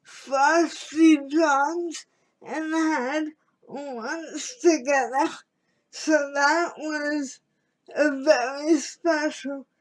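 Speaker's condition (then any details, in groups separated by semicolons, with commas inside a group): Cerebral palsy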